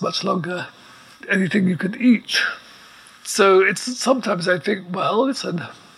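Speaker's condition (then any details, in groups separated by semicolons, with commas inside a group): ALS; effectively quadriplegic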